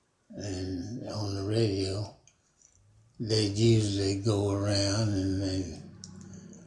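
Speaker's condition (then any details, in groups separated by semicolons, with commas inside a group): Parkinson's; no broken bones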